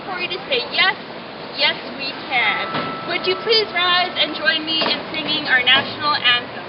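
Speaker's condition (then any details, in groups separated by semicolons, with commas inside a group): No condition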